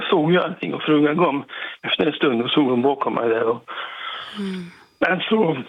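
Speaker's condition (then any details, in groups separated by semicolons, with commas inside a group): Parkinson's; planned throat operation, about 2 months ago near-fatal illness; recovering from severe summer illness, much still to work on, earlier half-day intensive care on oxygen mask, learning to breathe in rhythm; difficulty speaking at times, trouble getting voice out properly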